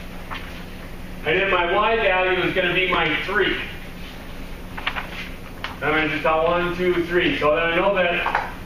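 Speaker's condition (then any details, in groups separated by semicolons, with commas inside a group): No condition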